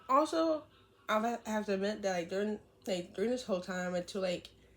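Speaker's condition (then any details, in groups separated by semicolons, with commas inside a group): No condition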